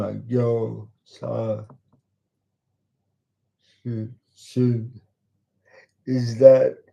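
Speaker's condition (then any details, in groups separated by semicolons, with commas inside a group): Cerebral palsy; talks slowly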